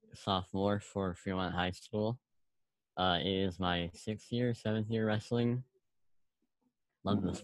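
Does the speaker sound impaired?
Yes: cleft lip, unilateral.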